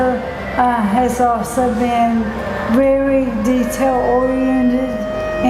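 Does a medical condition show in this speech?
Yes: ALS; very difficult swallowing and chewing, less choking, less slurring recently.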